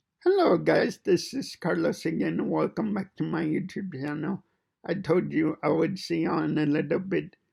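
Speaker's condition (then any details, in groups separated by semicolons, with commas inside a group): Cerebral palsy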